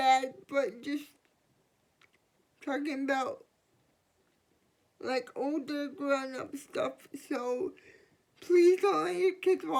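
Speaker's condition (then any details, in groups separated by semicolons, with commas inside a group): Cerebral palsy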